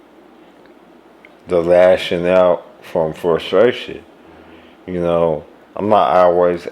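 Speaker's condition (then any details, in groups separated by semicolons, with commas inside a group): ALS; speech progressively lost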